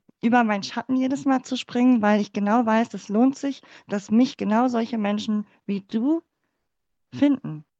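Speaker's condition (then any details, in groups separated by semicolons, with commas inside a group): Cleft palate; congenital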